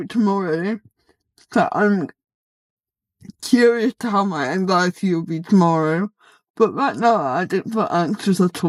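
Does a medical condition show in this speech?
Yes: cerebral palsy.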